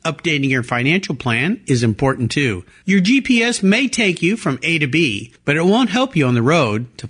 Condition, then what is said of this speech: None; typical speech.